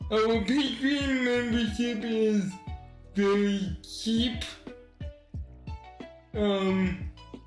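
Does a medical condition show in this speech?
Yes: cerebral palsy.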